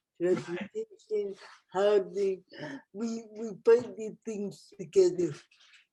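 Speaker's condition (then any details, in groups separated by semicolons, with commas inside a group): Cerebral palsy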